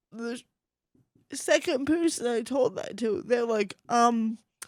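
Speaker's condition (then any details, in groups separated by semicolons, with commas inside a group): Cerebral palsy, mild; affects voice and one hand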